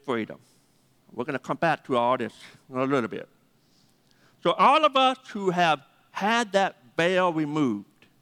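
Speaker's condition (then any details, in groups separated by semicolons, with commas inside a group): Deafness; needs names repeated several times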